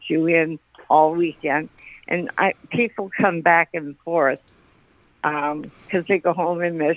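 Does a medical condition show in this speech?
Yes: Parkinson's; recent onset.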